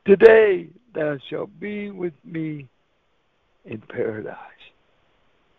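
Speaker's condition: Cerebral palsy; wheelchair user

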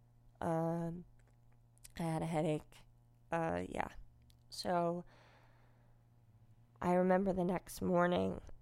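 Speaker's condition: Cleft lip and palate, unilateral

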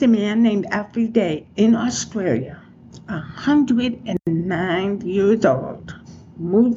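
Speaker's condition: Profound deafness, acquired, profound; progressive hereditary hearing loss, born hearing

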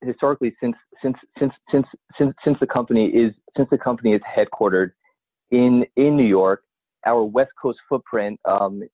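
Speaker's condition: Stutter; years ago caused strong fear of answering the phone; ongoing stutter evident in speech; frequent word and phrase repetitions, part-word repetitions, many fillers like um and uh; repeated words, prolonged sounds

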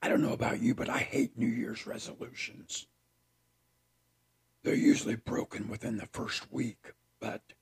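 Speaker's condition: Partial laryngectomy; tracheostomy tube

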